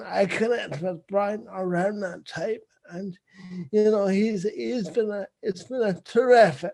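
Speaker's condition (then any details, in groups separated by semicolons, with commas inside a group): Cerebral palsy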